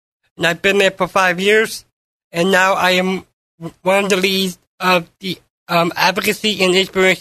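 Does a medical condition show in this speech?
Yes: Down syndrome; present from birth.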